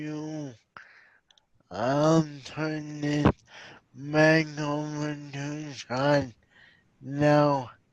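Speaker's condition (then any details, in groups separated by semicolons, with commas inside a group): Traumatic brain injury; severe car accident at 18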